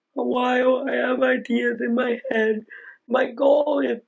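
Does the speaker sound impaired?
Yes: Aicardi-Goutières syndrome; still able to speak, can put experiences into words.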